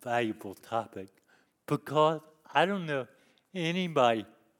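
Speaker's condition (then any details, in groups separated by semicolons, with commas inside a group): Cerebral palsy; lifelong disability since youth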